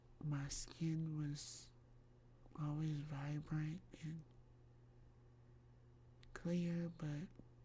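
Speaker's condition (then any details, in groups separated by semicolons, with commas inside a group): Myasthenia gravis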